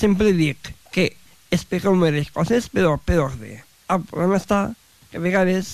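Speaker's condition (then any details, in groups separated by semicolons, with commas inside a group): Down syndrome; describes self as very talkative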